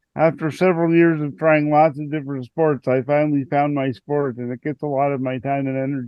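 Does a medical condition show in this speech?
Yes: cerebral palsy; born about 3 months premature, non-progressive, mainly manual wheelchair, also motorized wheelchair.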